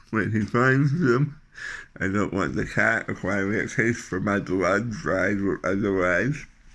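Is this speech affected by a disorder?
Yes: tongue cancer surgery, tongue graft.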